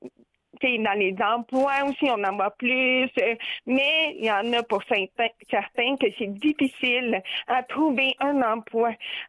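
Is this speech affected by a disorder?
Yes: deafness with cochlear implant; familial deafness; hard of hearing with implant, hears nothing without implant; phone hard to understand, especially deep male voices, fast or quiet speakers.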